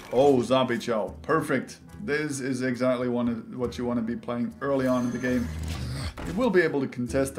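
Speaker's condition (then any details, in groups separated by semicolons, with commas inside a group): No condition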